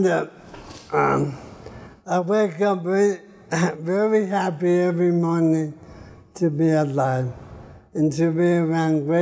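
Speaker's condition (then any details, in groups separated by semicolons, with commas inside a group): ALS (Lou Gehrig's disease)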